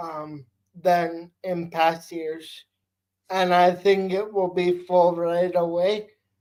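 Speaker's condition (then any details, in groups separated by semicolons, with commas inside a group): Cerebral palsy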